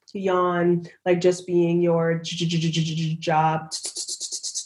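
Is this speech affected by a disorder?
Yes: stuttering; described as a speech impediment; has a slight cold during the recording; stutters on stage and on camera; here repeated sounds, prolonged sounds, blocks.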